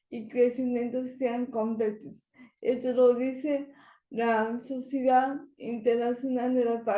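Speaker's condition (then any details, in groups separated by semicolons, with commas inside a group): Cerebral palsy; speech not very good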